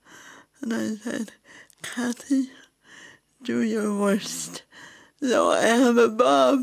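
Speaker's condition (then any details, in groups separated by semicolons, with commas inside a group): Cerebral palsy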